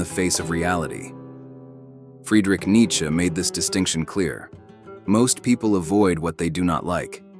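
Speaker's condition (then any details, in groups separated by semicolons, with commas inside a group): No condition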